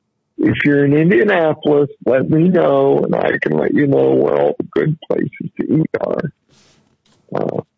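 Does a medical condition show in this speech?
Yes: cerebral palsy; constant staggering walk.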